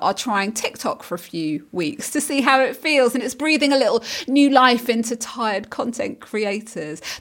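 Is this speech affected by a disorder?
No.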